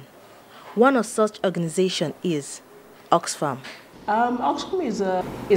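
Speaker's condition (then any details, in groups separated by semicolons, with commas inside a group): No condition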